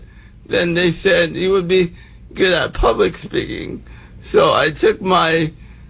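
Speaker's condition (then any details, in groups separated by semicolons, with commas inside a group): Cerebral palsy; present from birth, physical disability, visible in hand, unable to play mainstream sports as child; improved speaking through Toastmasters and a hired coach, does radio play-by-play, public speaking, TEDx talk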